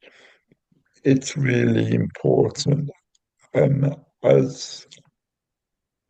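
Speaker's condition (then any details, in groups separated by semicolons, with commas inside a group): Cerebral palsy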